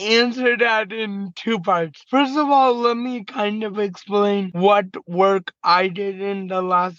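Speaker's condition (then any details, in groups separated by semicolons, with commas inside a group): Cerebral palsy, mild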